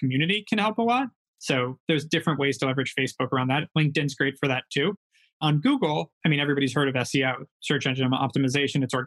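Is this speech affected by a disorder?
No.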